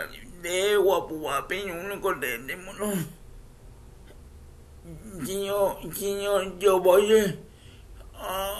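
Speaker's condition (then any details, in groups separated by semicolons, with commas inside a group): Cerebral palsy; speech affected by condition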